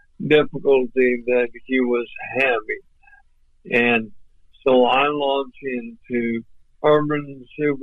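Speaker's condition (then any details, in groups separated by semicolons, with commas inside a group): ALS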